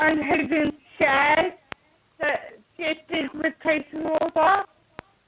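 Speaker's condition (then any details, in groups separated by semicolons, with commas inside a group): Cerebral palsy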